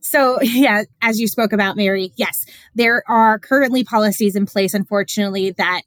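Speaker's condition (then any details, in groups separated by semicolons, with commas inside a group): No condition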